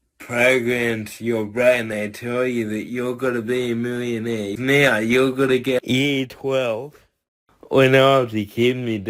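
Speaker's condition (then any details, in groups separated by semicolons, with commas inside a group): Cerebral palsy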